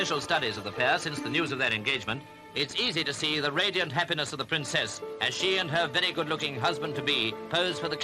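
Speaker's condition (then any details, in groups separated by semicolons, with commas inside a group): No condition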